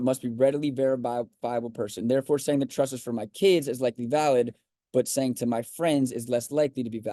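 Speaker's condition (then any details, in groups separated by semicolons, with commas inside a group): No condition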